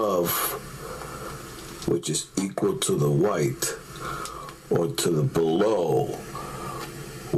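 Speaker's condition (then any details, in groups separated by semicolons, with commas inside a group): No condition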